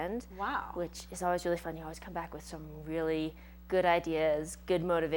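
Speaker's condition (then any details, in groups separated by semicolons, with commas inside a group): No condition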